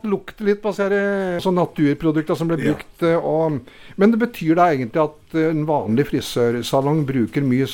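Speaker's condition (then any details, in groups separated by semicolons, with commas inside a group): No condition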